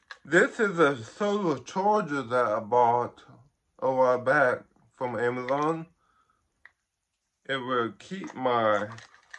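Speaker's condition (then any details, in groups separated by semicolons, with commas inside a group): Ataxic cerebral palsy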